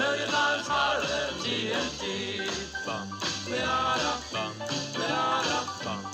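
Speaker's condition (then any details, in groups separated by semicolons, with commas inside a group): No condition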